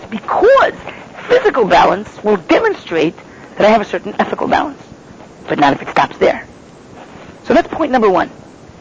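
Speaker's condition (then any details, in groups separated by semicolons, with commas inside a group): No condition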